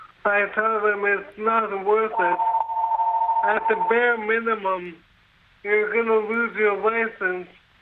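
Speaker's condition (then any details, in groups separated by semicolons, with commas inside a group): Brain injury; severe, drunk driving crash, quadriplegic; speech difficulty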